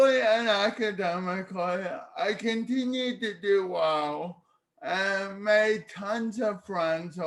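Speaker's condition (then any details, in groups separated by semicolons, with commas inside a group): Cerebral palsy; speech therapy in childhood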